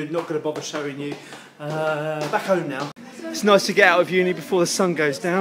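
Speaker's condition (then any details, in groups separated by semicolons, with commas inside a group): No condition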